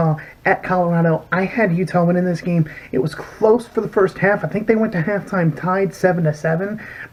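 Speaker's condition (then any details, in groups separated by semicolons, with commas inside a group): No condition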